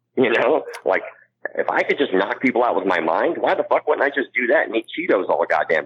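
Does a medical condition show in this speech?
Yes: cleft palate; congenital cleft palate, mouth, ear, nose and throat structure differ from most people, cannot blow up balloon; ear pressure not relieved, cannot clear ear, ear hurts in wrestling.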